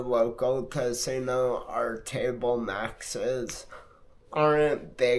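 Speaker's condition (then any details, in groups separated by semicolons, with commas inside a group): Multiple sclerosis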